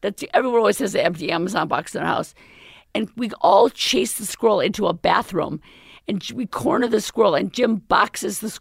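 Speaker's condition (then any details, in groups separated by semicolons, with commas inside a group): Left vocal cord paralysis, left unilateral; tracheostomy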